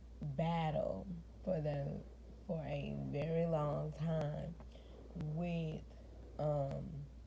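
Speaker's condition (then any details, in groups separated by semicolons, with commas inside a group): Cerebral palsy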